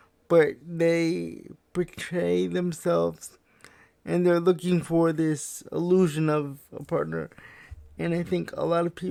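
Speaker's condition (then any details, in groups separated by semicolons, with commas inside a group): Cerebral palsy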